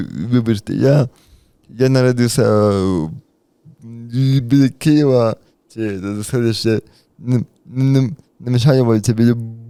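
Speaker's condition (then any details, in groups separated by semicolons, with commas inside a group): Cerebral palsy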